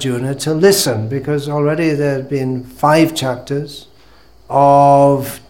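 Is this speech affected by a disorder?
No.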